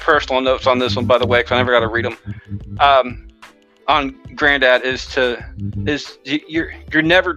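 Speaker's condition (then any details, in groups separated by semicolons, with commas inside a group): Stuttering; avoids attempting Australian pronunciation of episode title because of stutter; repeated sounds, repeated words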